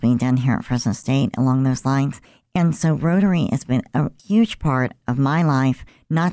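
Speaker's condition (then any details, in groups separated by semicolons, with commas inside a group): Cleft lip and palate; about 50-some years ago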